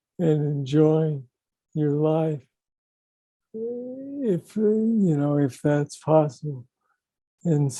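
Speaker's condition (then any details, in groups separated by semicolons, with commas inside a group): Young onset Parkinson's disease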